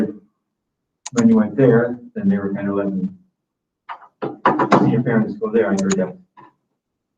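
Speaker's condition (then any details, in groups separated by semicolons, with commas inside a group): No condition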